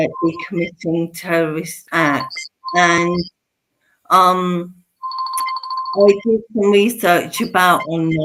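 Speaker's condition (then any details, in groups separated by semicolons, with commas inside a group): Motor neurone disease; bulbar onset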